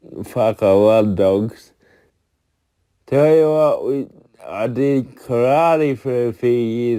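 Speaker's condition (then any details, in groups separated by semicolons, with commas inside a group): Cerebral palsy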